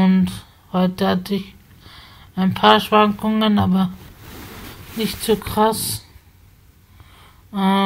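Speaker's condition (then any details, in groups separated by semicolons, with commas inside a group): Spasticity from birth; multiple sclerosis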